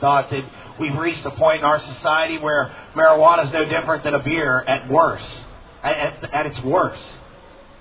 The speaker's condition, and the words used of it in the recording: None; typical speech.